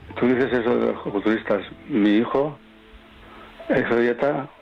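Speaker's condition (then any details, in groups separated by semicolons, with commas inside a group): Parkinson's; on Parkinson's medication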